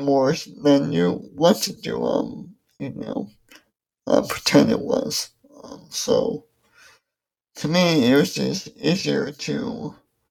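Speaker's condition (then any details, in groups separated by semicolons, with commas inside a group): ALS; progressive muscle weakness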